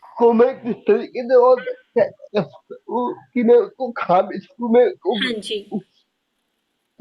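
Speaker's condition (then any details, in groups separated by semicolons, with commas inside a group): Cerebral palsy; could not speak as a child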